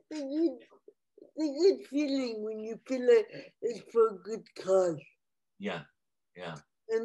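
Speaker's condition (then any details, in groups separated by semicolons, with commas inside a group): Cerebral palsy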